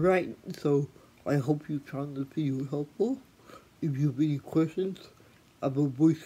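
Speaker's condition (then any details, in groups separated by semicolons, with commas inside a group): Athetoid cerebral palsy; speech, wheelchair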